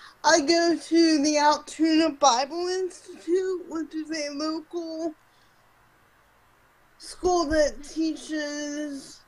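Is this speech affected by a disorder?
Yes: cerebral palsy.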